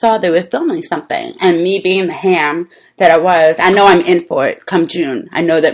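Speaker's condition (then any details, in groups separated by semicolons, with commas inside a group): Deafness; deaf since childhood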